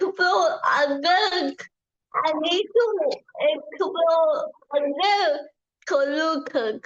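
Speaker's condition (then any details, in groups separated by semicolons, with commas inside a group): Cerebral palsy; from birth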